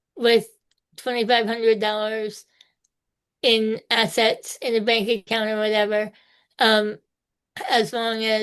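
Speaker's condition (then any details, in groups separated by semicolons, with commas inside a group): Spinal muscular atrophy type two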